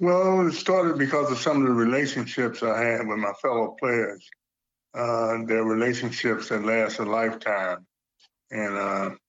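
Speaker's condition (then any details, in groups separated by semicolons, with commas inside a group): Parkinson's; age 70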